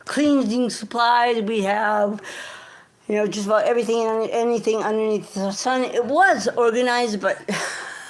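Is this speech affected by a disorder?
Yes: cerebral palsy.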